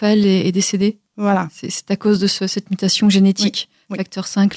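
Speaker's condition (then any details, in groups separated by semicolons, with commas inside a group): No condition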